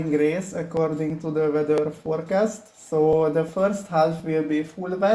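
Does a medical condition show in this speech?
No.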